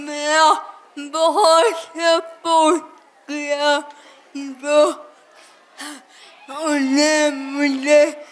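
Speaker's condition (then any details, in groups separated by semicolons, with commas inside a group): Cerebral palsy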